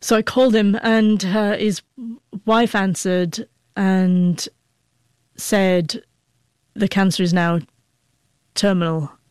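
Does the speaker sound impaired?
Yes: stutter; neurological stutter, not psychological or nervousness, hidden about ten years by age 16; long-standing, speaks openly with stutter, joined British Stammering Association on Scatman John's advice; takes more time to speak, formerly hid stutter by speaking little, feared phone; here prolonged sounds, blocks.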